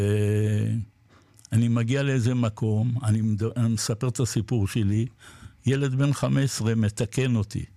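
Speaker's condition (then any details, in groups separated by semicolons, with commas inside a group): Parkinson's disease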